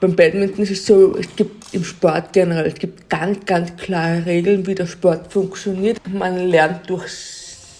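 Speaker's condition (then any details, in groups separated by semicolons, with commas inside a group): Deafness; learned sign language only from age 17, no one had told her it existed; interviewed with help of a sign language interpreter; learned to speak over time despite deafness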